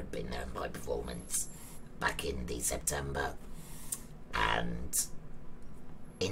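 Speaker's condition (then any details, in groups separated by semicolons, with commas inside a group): Laryngectomy; trachea partly removed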